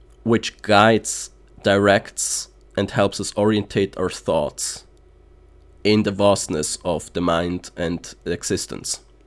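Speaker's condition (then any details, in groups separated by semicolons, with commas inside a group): No condition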